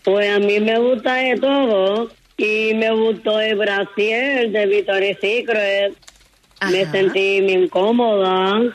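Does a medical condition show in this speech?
Yes: Down syndrome.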